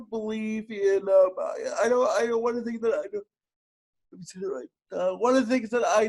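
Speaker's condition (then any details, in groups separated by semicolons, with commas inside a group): Cerebral palsy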